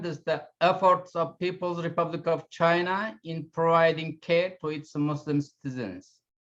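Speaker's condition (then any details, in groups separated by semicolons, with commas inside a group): No condition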